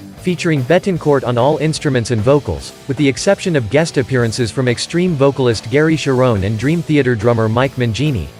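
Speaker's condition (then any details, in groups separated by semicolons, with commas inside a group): No condition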